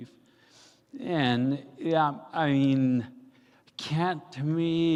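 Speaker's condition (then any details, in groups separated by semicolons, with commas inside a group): Ataxia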